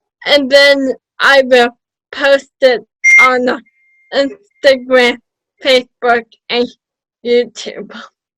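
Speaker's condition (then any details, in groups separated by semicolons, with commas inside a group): Cerebral palsy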